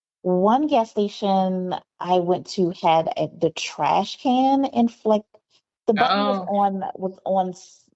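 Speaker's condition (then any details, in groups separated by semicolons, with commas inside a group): No condition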